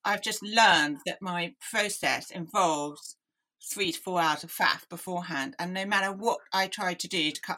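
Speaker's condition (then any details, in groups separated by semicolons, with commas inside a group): Deafness; deaf from early age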